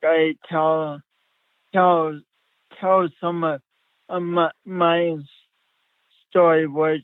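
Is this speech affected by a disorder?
Yes: speech impediment; since childhood.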